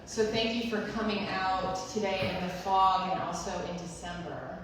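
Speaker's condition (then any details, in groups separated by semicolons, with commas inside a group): No condition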